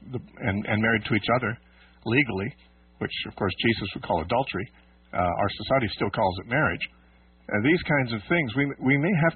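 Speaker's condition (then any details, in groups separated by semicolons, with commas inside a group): No condition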